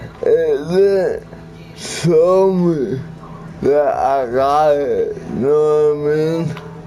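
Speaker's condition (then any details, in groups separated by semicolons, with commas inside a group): Cerebral palsy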